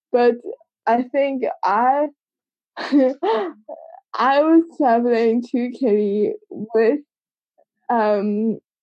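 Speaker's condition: Cerebral palsy; congenital, from birth, age 25

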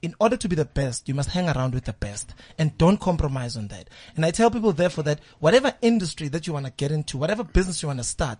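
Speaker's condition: No condition

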